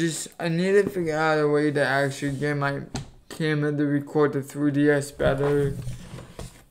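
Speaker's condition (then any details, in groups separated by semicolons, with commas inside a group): Cerebral palsy; affects legs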